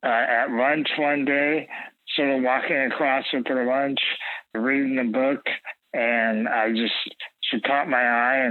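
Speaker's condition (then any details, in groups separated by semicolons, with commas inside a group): Spinal muscular atrophy type 2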